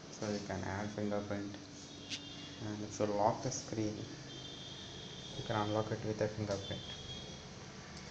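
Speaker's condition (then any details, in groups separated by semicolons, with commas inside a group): No condition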